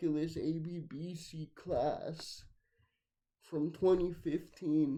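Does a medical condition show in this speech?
Yes: cerebral palsy, mixed, mild.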